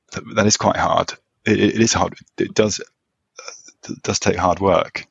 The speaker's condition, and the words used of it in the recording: Stuttering. Want to get to a stage where I can speak a bit more easily in terms of stammering openly, and I kind of don't always